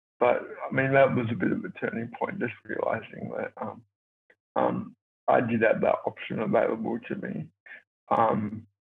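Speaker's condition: Cerebral palsy; born two months premature

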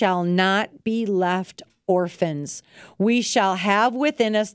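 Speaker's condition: No condition

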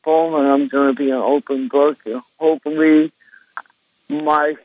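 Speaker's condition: Cerebral palsy; congenital

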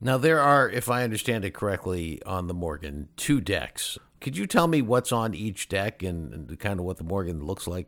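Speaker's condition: No condition

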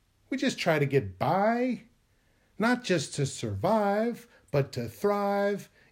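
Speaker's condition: No condition

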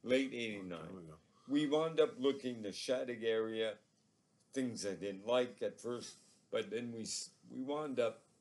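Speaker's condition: ALS; progressively crippling neurological disorder, living with it about three years

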